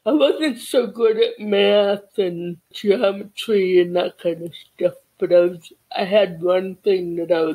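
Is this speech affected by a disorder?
Yes: cerebral palsy; from birth; childhood speech therapy.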